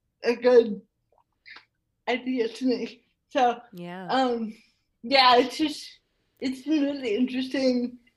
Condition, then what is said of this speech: Cerebral palsy. Um, so how it affects me, um, obviously I have a speech impediment, so the muscle is a tongue